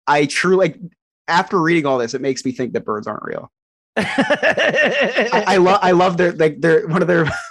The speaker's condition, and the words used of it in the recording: Stuttering. So since I talk fast, I stutter a lot.